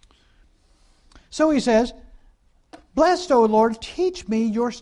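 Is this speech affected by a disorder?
No.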